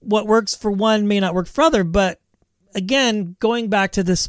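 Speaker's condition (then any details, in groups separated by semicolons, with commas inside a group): No condition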